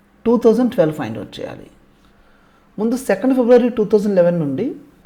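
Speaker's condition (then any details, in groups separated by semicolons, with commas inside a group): No condition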